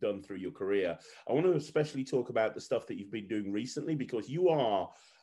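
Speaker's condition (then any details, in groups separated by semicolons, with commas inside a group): No condition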